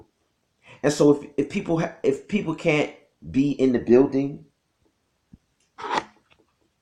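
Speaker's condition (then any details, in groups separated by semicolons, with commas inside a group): No condition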